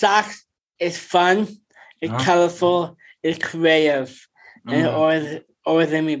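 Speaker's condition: Down syndrome; present from birth

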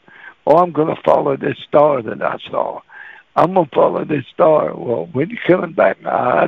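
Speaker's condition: Cerebral palsy; staggers when walking

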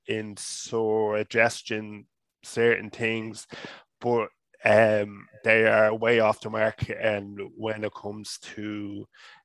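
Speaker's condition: Stuttering; stuttering since about age 5 or 6, childhood speech therapy from therapist without stuttering specialty; adult, past Dublin adult stuttering therapy program, attends and facilitates stuttering support group; still stutters as adult, stutters openly, uses voluntary stammering, keeps eye contact during stutters; repeated sounds, prolonged sounds

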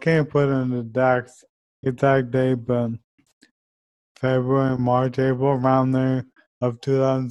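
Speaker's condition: ALS; first symptom uncontrollable foot shaking when sitting

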